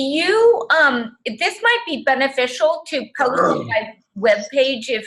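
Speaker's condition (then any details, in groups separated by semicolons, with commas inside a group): No condition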